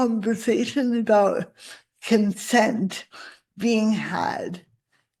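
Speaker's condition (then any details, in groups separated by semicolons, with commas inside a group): Cerebral palsy; from birth, spasticity; most obviously affects speech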